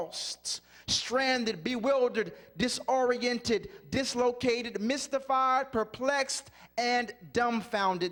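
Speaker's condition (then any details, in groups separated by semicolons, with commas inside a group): No condition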